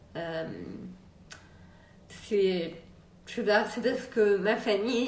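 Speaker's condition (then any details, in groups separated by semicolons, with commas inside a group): Multiple sclerosis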